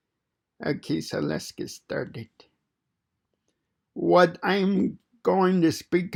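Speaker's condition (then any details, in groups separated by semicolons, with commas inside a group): Cerebral palsy; fine motor impairment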